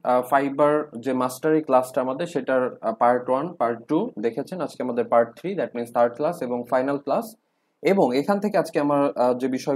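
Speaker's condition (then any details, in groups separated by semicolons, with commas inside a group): No condition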